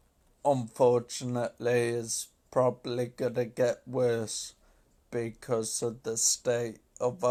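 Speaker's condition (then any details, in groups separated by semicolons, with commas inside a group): Multiple sclerosis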